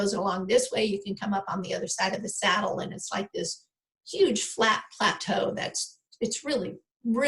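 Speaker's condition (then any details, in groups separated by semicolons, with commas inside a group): No condition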